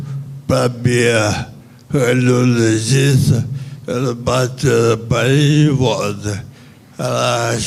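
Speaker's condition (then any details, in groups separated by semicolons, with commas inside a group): Amyotrophic lateral sclerosis; uses cannabis; cannabis greatly improves articulation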